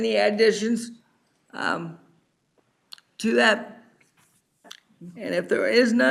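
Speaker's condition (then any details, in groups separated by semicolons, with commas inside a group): Cerebral palsy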